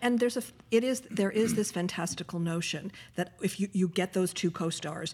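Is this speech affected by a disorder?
No.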